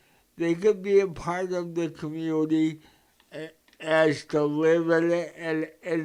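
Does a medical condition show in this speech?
Yes: cerebral palsy; present from birth.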